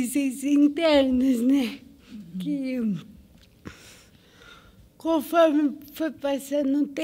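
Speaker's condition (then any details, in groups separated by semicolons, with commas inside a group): Cerebral palsy; from birth, medical negligence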